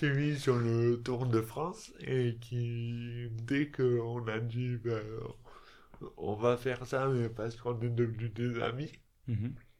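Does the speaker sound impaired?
Yes: dystonia; elocution difficulties.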